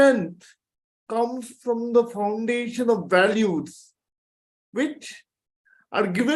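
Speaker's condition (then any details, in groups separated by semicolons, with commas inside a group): Cerebral palsy; from birth, four major surgeries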